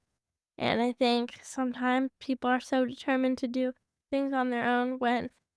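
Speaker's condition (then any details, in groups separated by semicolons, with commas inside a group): Cerebral palsy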